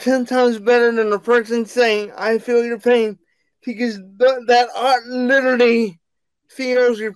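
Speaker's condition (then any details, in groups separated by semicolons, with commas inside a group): Cerebral palsy; wheelchair bound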